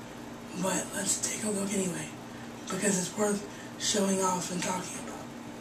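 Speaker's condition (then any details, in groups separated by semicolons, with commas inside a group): Cerebral palsy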